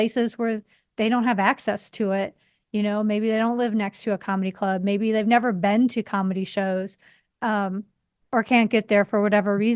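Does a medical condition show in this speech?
No.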